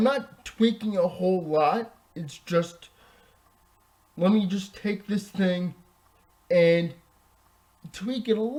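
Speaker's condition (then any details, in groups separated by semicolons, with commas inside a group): Cerebral palsy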